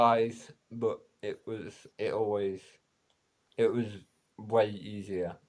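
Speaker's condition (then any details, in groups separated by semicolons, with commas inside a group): Spinal muscular atrophy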